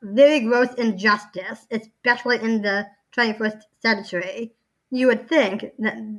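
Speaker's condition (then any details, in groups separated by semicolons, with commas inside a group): Down syndrome; congenital, since birth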